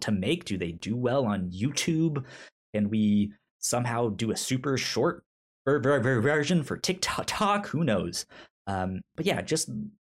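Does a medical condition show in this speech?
Yes: stutter; stutter when talking; here repeated sounds.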